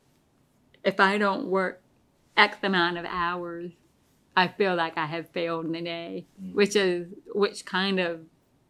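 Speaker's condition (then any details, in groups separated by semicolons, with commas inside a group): Deafness; relies on hearing aids and lip reading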